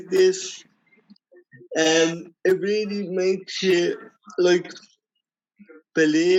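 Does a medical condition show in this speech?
Yes: cerebral palsy.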